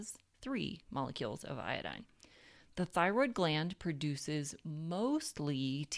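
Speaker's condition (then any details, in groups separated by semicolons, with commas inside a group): No condition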